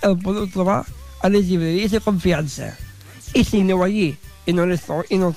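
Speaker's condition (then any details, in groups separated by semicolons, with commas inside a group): Down syndrome; needs extra time to understand and process explanations; describes self as very talkative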